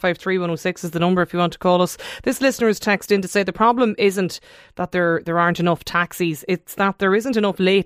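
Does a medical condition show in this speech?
No.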